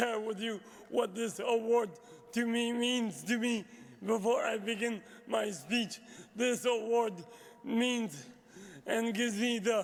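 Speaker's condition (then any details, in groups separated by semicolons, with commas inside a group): Traumatic brain injury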